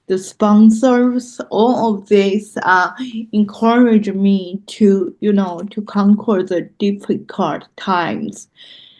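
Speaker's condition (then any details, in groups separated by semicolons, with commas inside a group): Cerebral palsy; loss of muscle control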